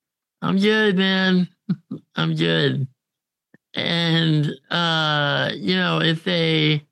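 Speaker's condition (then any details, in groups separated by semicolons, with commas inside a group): Congenital muscular dystrophy; on a ventilator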